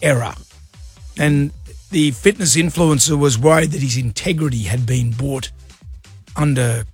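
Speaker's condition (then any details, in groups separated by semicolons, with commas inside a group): No condition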